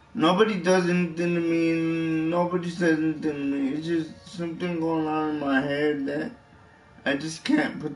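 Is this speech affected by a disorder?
Yes: cerebral palsy.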